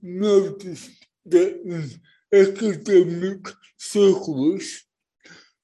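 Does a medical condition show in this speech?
Yes: cerebral palsy; born not breathing.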